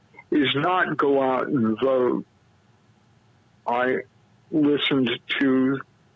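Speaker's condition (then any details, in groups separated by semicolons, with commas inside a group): Cerebral palsy; breathing problems at birth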